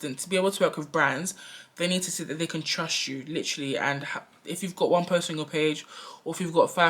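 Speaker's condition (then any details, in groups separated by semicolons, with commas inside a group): No condition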